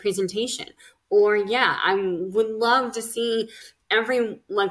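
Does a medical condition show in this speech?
Yes: cleft lip and palate; several facial surgeries.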